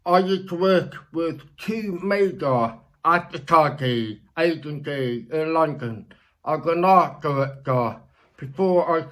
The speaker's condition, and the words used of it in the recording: Deafness. Um, and then when he responds, um, his speech is incredible.